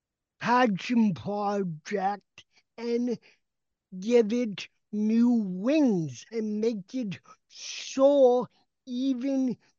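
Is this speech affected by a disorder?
Yes: cerebral palsy; developmental disability.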